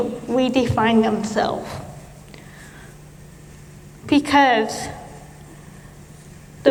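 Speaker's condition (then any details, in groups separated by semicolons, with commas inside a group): Cerebral palsy; speech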